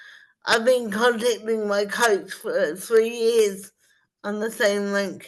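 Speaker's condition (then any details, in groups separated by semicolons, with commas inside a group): Spastic cerebral palsy; breathes from ribs not chest, stomach does not move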